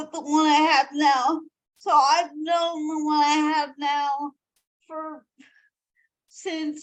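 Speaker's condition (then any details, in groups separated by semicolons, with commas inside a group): Cerebral palsy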